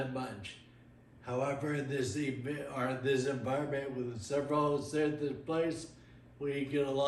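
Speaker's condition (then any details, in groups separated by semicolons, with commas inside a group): Friedreich's ataxia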